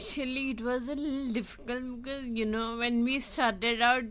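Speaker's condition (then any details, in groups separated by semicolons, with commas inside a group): Friedreich's ataxia; degenerative disorder, sudden onset without fall or fever, wheelchair user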